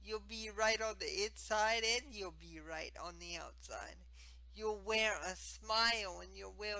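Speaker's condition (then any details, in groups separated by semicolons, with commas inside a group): Spastic cerebral palsy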